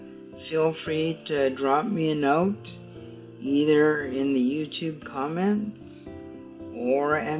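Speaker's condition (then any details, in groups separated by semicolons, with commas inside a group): Cerebral palsy; stiff muscles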